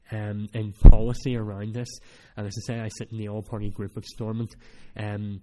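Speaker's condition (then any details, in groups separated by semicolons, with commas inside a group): Cleft palate; speech not that clear at times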